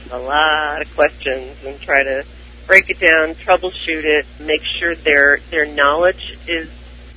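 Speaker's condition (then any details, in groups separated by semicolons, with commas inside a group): No condition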